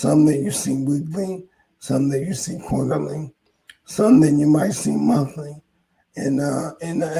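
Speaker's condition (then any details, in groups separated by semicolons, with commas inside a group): ALS; hoarse voice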